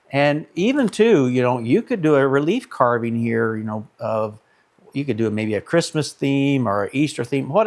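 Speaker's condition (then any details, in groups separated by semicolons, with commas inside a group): No condition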